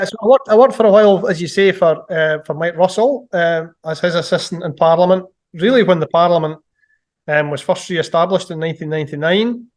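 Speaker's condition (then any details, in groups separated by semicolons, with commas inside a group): No condition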